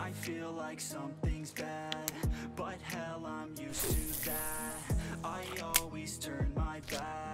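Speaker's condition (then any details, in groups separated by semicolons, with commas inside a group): No condition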